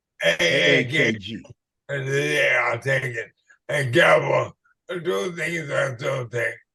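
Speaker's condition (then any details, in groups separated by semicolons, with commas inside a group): ALS/MND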